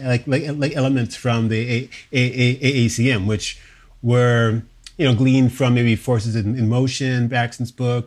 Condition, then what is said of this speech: Stuttering. I don't think that, you know, fluency in my home language precludes me not stuttering.